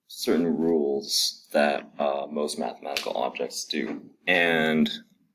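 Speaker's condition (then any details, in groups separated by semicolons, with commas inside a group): No condition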